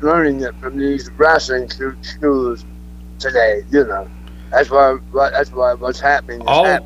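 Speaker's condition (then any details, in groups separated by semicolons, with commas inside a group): Throat cancer; cancer survivor, alive and well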